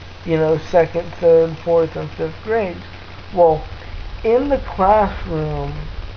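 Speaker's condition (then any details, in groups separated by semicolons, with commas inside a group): Cerebral palsy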